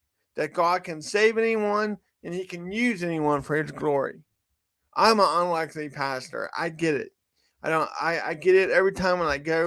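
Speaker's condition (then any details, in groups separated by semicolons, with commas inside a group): Cerebral palsy; from birth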